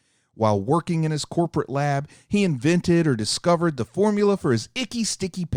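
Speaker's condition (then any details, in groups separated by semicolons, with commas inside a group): No condition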